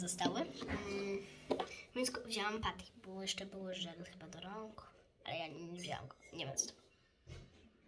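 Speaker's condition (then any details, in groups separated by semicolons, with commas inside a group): No condition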